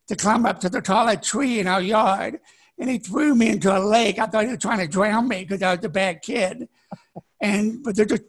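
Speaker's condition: Deafness, born deaf; could not speak until age ten

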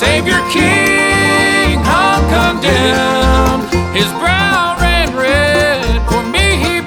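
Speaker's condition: No condition

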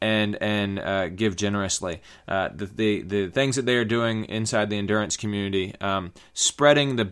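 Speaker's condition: No condition

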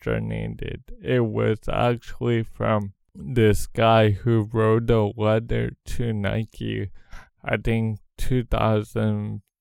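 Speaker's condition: Cerebral palsy; congenital

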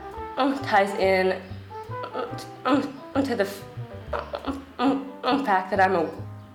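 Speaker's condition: Stutter; stutter since childhood, avoided oral communication in earlier life; often stutters over own name, listeners think name forgotten, listeners may need time to adjust; prolonged sounds, blocks

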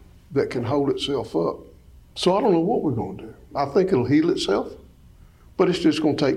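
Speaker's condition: No condition

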